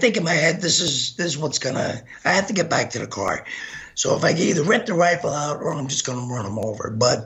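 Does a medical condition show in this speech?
Yes: gunshot injury to voice box; shot 15 times, face bullet ripped esophagus, hit spine, lodged 3 mm by carotid.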